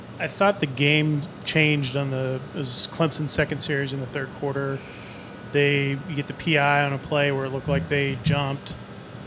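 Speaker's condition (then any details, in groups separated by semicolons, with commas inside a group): No condition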